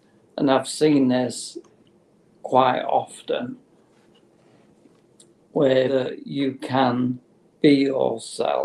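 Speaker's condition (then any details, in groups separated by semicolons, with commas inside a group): Motor neurone disease; terminal, no cure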